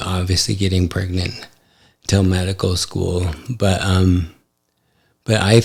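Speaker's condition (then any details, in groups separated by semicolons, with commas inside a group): ALS; affects hand function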